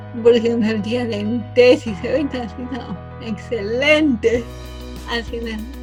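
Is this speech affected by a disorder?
Yes: cerebral palsy from birth.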